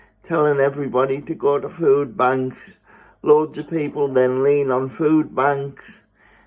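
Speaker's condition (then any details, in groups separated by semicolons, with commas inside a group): Spastic cerebral palsy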